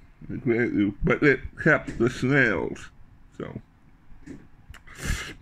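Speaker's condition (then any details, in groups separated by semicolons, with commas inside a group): Glossectomy with reconstructed tongue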